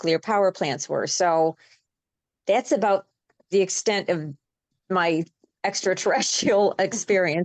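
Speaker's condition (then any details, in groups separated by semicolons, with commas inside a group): No condition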